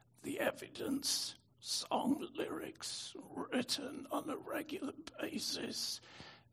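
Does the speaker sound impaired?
Yes: spasmodic dystonia; likened to Robert Kennedy Jr.'s voice.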